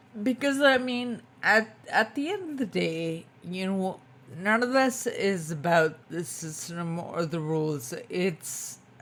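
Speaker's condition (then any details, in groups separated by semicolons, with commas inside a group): Spinocerebellar ataxia type 2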